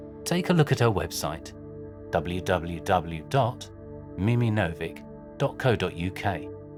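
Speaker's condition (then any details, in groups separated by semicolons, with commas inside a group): No condition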